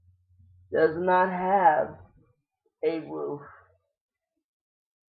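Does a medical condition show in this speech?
Yes: cerebral palsy; lifelong, wheelchair user.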